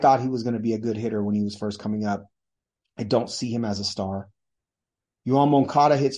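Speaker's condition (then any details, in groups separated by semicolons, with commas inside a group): No condition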